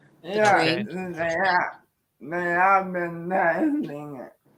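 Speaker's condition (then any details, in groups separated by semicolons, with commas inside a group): Cerebral palsy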